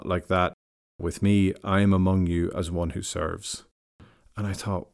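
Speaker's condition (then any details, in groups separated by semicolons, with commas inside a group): No condition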